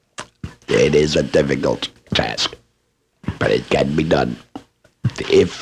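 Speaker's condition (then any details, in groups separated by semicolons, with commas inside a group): Laryngectomy, oesophageal; different pitch, low volume, exaggerated lip movements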